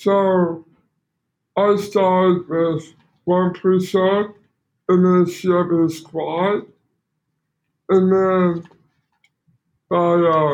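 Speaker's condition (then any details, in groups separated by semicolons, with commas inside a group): Down syndrome; congenital, two holes in heart, open heart surgery under 5 months, four major ear surgeries, small ear canals; learning vocabulary and speaking, applying 1% better each day principle to cognitive development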